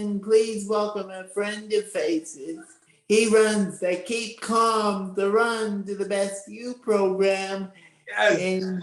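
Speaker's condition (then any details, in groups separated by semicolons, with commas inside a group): Cerebral palsy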